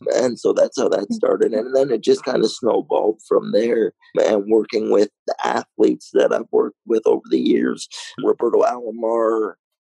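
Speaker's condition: Cerebral palsy, mild

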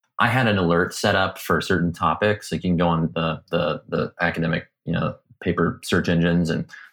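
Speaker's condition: No condition

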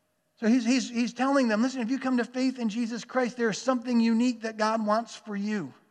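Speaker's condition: No condition

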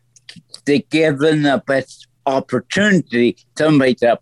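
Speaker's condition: Stroke; voice altered since stroke, lasting effect

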